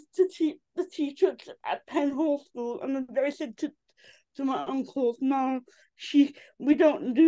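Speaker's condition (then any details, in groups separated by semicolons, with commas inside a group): Cerebral palsy; from birth, affects limbs and neck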